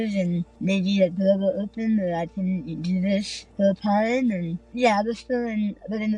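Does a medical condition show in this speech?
Yes: tongue removal for cancer; cancer, entire tongue removed, jaw split for surgery; nearly seven years since surgery, cancer-free; no speech right after surgery, former tracheal breathing tube.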